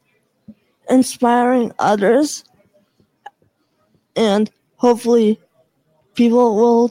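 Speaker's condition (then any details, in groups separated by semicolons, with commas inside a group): Cerebral palsy and dystonia; from birth, born 3 months premature, lack of oxygen to cerebellum, with dystonia causing muscle stiffness; high school age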